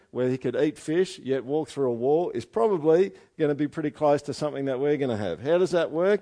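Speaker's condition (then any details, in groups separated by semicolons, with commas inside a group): No condition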